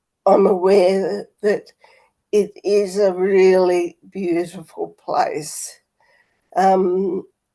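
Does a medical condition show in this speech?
Yes: motor neurone disease; PEG feeding tube.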